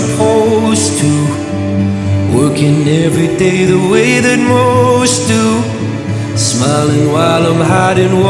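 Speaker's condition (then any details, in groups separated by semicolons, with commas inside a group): No condition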